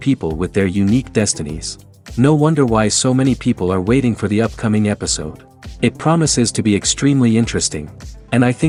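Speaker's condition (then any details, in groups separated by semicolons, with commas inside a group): No condition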